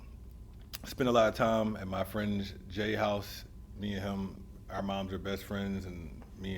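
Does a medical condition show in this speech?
No.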